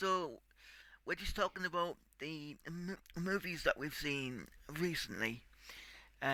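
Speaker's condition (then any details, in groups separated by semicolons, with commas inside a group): Cerebral palsy; tight muscles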